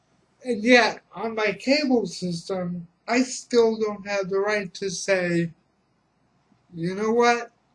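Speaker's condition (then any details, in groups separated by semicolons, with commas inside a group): Cerebral palsy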